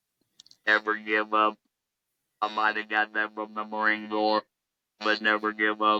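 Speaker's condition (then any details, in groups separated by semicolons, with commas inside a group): Laryngectomy; electrolarynx speech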